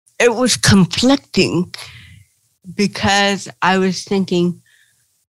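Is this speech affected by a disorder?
Yes: cerebral palsy; since birth.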